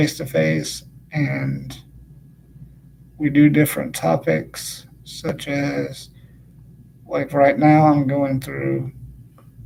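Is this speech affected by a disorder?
Yes: cerebral palsy; has had speech therapy.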